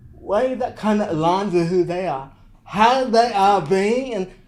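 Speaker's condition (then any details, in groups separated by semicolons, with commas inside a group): Cerebral palsy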